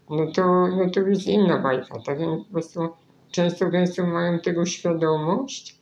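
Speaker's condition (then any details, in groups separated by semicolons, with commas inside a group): Spinal muscular atrophy; uses phone touchscreen connected directly to computer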